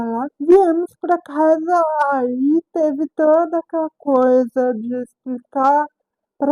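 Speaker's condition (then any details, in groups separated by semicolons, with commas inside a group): Cerebral palsy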